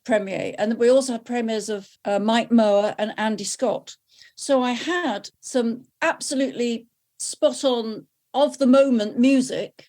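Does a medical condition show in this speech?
No.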